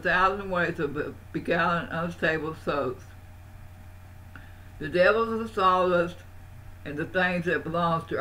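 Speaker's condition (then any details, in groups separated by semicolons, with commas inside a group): Parkinson's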